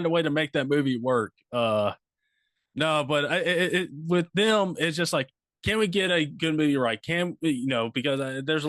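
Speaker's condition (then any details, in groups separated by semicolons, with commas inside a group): No condition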